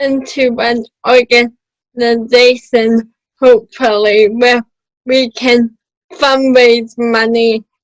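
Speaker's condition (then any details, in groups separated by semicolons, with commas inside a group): Cerebral palsy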